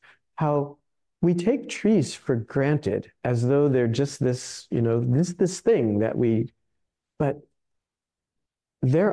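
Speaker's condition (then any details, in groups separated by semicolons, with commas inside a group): No condition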